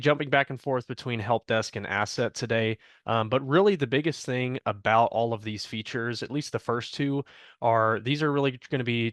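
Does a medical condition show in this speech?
No.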